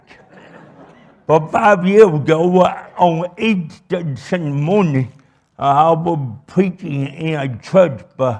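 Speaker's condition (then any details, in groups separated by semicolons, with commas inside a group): Cerebral palsy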